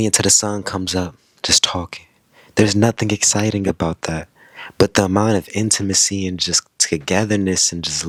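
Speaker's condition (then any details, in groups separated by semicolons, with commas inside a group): No condition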